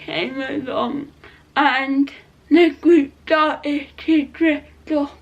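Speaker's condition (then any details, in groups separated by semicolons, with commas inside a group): Cerebral palsy; not quadriplegic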